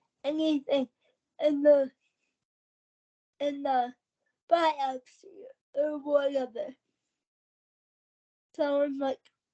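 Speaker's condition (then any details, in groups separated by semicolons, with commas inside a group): Cerebral palsy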